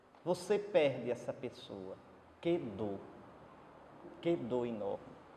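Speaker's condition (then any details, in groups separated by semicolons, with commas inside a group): No condition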